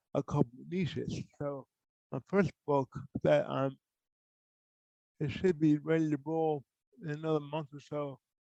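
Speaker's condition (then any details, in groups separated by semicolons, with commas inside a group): Cerebral palsy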